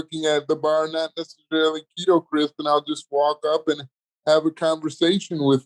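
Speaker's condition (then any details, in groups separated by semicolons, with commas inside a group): Cerebral palsy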